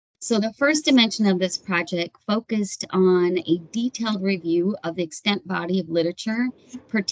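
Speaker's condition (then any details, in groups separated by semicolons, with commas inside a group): No condition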